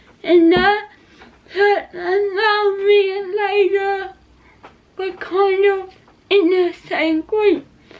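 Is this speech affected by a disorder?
Yes: cerebral palsy; not quadriplegic.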